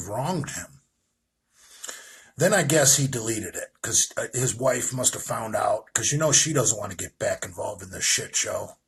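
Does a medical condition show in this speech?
No.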